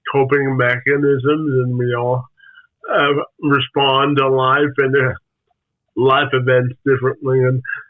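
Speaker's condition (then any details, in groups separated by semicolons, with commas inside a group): Spastic quadriplegic cerebral palsy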